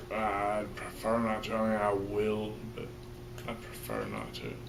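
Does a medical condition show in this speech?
Yes: severe traumatic brain injury; severe, both sides of body affected; recovering, outpatient therapy twice daily; speech pathology therapy in hospital.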